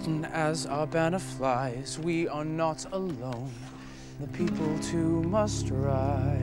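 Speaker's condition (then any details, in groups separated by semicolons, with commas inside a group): No condition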